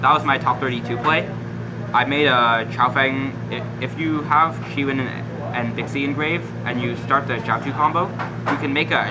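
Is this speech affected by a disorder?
No.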